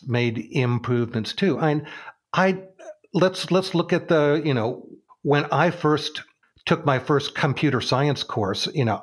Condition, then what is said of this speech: Stuttering. I don't care anymore that my speech cadence is a little different.